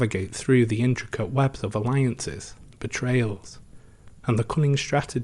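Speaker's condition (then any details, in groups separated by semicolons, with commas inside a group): No condition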